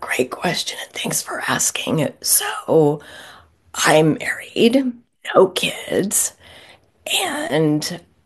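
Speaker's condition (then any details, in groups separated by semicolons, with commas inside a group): Spasmodic dysphonia; year and a half since diagnosis, Vocal therapy, Jim Bostock's Vocal Freedom Program, LA support group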